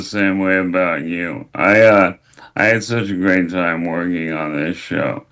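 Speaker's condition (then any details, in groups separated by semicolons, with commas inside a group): ALS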